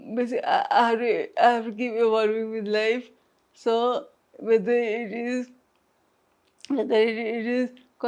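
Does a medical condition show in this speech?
Yes: traumatic brain injury; home speech exercises.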